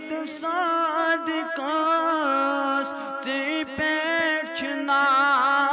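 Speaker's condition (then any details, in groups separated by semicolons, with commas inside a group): No condition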